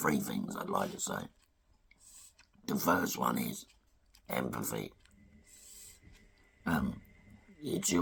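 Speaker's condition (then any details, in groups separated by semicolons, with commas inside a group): Head and neck cancer; surgery and radiotherapy, possibly chemotherapy; treatment finished; speaking affected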